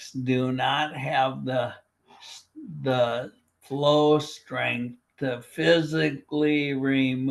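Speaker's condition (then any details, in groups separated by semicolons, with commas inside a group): Primary lateral sclerosis, bulbar onset; still fairly independent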